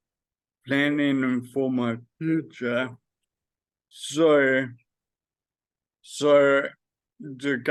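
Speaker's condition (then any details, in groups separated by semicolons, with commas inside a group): Friedreich's ataxia; does voice exercises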